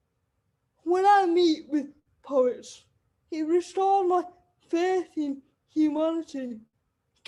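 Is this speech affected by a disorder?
Yes: cerebral palsy; wheelchair user.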